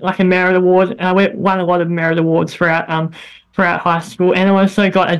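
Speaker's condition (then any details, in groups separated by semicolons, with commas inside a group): Bilateral cleft lip and palate; much improved since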